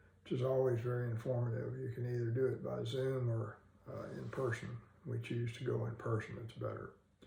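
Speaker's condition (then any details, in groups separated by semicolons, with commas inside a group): Parkinson's disease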